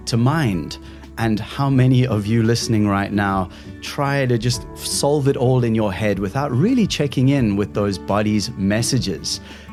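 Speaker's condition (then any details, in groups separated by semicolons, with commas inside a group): No condition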